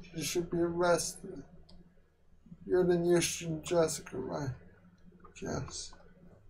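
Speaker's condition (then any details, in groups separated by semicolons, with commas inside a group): Quadriplegic cerebral palsy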